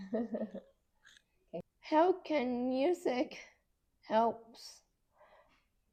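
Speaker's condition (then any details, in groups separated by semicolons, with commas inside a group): Cerebral palsy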